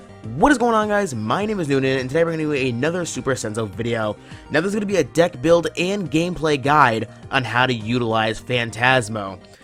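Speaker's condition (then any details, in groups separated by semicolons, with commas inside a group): No condition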